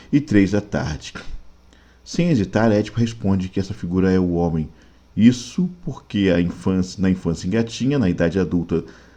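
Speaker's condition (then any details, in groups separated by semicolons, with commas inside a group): No condition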